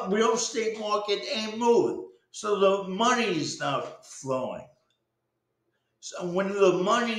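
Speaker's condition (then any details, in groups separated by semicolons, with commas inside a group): Cerebral palsy; present from birth; speech may sound drunk, voice systems fail to understand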